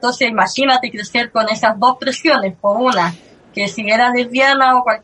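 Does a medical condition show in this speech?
Yes: cleft lip and palate; since early childhood.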